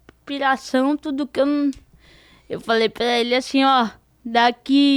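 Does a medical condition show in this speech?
Yes: cerebral palsy; diparetic form.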